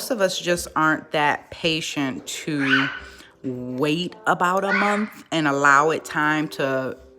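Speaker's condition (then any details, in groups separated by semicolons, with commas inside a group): No condition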